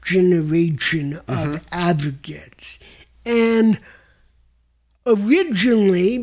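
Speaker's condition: Cerebral palsy; onset before three

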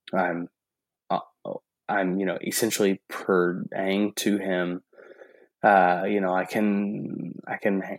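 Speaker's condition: Stutter; stutter since childhood, good days and bad days, long-standing insecurity about articulating, music and faith help; pretty good day at time of recording, only out 2 hours so far; hard to articulate as hoped, music the opposite of speaking; repeated words, blocks

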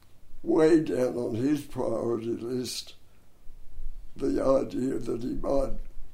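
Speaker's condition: Dystonia and cerebral palsy; bronchial asthma

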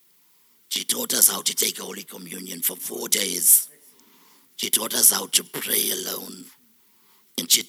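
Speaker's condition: Total laryngectomy; total laryngectomy for very rare deep laryngeal cancer, first in South Africa, breathes through neck; three years post-op, six operations in 18 months, surgeon Dr. Khalil Ismail, surgery four days post-diagnosis; relearned speech, formerly artificial robotic voice like Stephen Hawking, speaking about 18 months, self-described sexy voice

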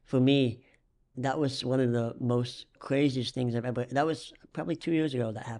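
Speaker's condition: Cleft lip and palate; congenital cleft lip and palate, cause unknown, missing muscles, dental problems, 40+ surgeries incl. multiple jaw

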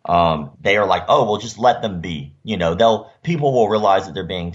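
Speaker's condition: Cleft lip and palate; surgically repaired

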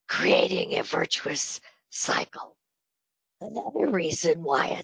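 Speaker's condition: Spasmodic dysphonia; treated with Botox

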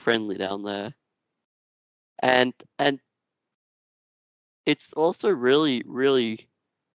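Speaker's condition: Duchenne muscular dystrophy; genetic, progressive

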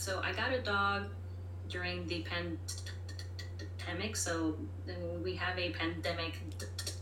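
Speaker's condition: Stuttering; moments of stuttering expected, offers to repeat things if needed; blocks

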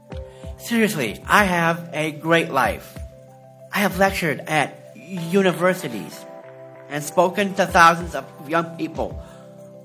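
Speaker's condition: Down syndrome; intellectual disability

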